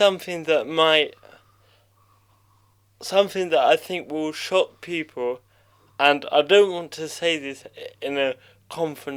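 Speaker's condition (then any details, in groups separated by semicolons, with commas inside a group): Cerebral palsy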